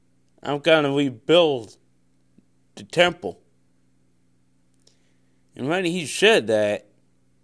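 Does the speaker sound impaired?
Yes: cerebral palsy; born with condition.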